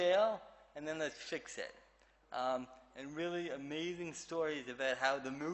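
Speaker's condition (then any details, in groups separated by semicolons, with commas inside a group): Cerebral palsy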